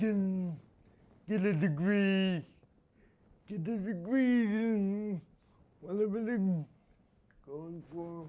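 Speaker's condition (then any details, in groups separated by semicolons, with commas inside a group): Spastic quadriplegia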